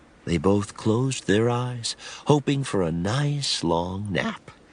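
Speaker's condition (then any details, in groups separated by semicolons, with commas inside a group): No condition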